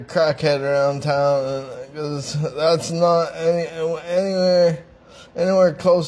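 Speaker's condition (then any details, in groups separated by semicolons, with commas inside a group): Traumatic brain injury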